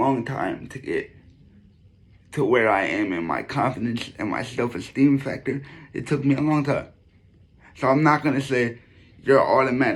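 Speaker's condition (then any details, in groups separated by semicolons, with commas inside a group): Cerebral palsy; premature birth; sometimes affects speech, may sound slurred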